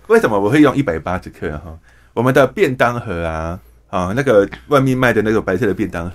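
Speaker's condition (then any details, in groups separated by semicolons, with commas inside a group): Hearing impairment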